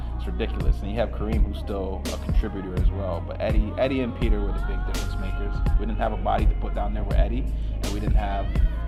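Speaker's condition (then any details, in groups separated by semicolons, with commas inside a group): No condition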